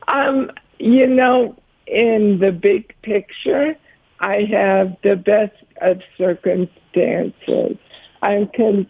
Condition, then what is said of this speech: ALS (motor neuron disease). You'll notice my tongue is affected, so I speak more slowly than I used to.